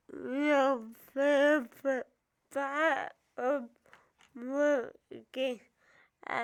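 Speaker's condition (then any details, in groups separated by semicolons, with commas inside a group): Cerebral palsy; from birth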